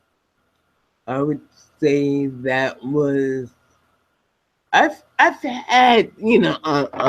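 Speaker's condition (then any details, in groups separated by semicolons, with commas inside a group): Spinocerebellar ataxia type 7, SCA7; speech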